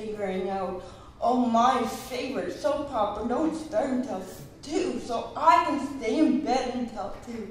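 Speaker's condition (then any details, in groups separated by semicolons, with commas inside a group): Cerebral palsy; present since childhood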